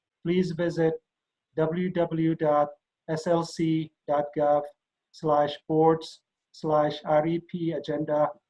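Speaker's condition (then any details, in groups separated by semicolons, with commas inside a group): No condition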